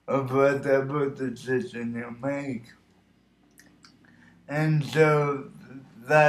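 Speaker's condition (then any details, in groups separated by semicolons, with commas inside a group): Cerebral palsy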